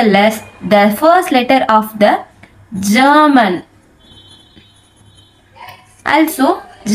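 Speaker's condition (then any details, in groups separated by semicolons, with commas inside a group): No condition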